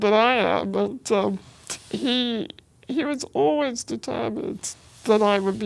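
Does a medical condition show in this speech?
Yes: spinal muscular atrophy; present from birth, progressive.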